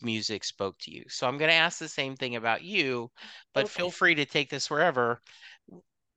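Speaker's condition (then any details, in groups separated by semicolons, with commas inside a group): No condition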